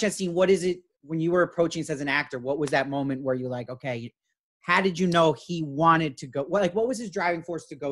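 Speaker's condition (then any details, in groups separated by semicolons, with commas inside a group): No condition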